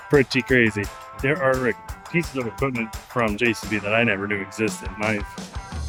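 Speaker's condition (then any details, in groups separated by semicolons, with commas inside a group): No condition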